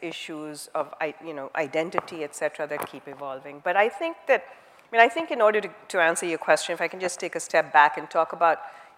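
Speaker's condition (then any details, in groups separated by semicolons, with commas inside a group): No condition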